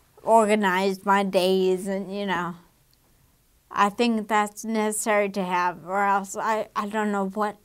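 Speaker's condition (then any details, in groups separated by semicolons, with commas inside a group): Damaged diaphragm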